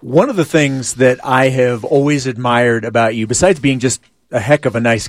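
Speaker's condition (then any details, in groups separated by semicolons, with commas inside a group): No condition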